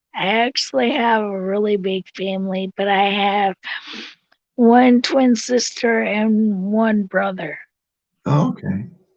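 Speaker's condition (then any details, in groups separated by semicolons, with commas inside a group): Cerebral palsy; visible disability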